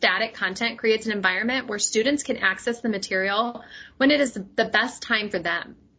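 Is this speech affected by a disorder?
No.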